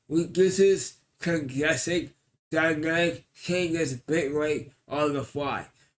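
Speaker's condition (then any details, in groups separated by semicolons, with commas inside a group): Cerebral palsy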